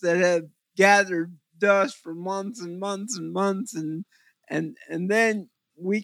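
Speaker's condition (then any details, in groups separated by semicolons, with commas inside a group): Cerebral palsy; visual focusing difficulty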